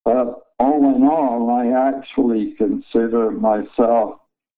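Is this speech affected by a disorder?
Yes: ALS; slow progression, onset early 70s, falls, arm weakness, diagnosed after 3 years at Sunnybrook ALS clinic; planning voice banking for typed computer-synthesized speech; voice a little weaker than several years ago.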